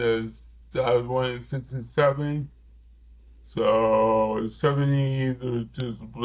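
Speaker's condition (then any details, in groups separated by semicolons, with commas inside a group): Cerebral palsy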